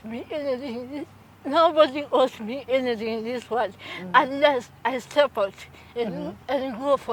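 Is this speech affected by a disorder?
Yes: cerebral palsy; from birth.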